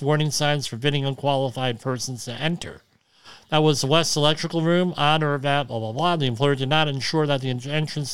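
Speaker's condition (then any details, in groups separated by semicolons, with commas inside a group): Cleft lip and palate; implied much improved now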